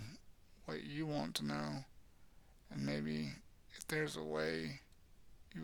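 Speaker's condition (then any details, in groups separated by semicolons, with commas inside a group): Cerebral palsy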